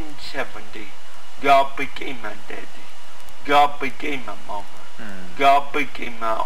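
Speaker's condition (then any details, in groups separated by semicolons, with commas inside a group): Cerebral palsy; from birth, 18 minutes oxygen deprivation at birth; affected by oxygen deprivation at birth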